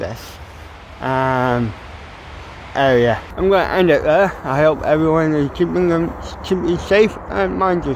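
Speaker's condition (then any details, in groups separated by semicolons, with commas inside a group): Cerebral palsy; mild, ataxic type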